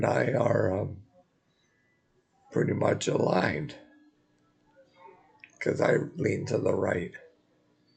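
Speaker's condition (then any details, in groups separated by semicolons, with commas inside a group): Multiple sclerosis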